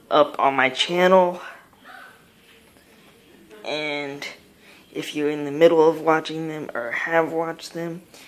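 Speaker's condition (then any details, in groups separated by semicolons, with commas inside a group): Cerebral palsy, mild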